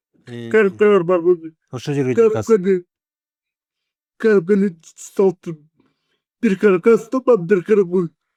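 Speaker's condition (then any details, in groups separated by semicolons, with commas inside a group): Cerebral palsy; 40 years with condition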